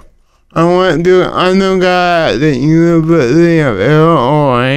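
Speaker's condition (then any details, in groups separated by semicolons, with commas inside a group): Cerebral palsy; talking affected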